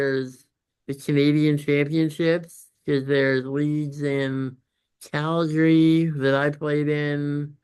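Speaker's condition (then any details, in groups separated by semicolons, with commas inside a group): Congenital muscular dystrophy; chronic physical disability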